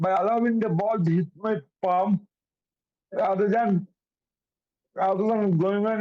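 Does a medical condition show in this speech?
Yes: cerebral palsy; affects coordination.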